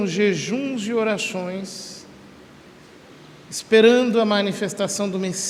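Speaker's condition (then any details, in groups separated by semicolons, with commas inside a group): No condition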